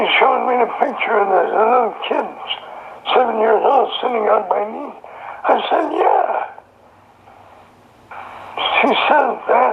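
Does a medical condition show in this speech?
Yes: throat cancer.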